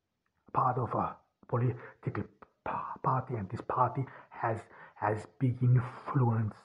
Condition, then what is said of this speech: Stuttering. I mean, despite the fact that it would be easier because I'm stuttering.